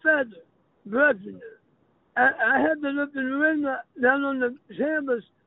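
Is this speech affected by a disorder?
Yes: throat cancer; speech impediment, sounds like a very unique accent, may be hard to understand.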